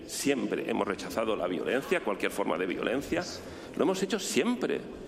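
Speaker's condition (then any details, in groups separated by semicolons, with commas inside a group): No condition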